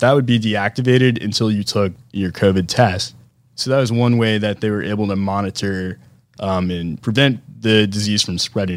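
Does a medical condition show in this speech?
No.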